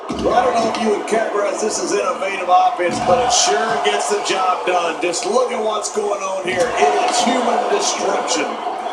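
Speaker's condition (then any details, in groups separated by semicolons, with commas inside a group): No condition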